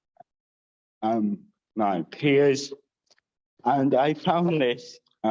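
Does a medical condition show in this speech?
Yes: cerebral palsy with dysarthria.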